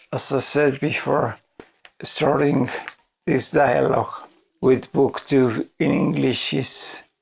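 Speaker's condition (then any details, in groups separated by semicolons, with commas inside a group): ALS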